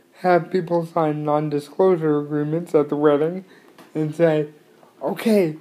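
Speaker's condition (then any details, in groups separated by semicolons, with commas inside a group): Cerebral palsy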